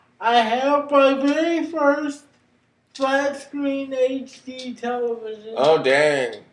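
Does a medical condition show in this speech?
Yes: cerebral palsy; brain injury.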